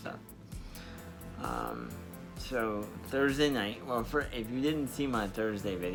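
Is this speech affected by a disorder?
Yes: spastic diplegia cerebral palsy.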